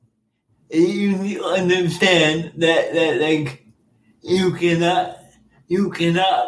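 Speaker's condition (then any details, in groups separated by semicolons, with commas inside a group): Cerebral palsy; speech impairments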